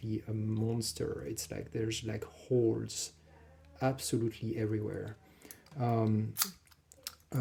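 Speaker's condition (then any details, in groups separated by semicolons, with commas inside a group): No condition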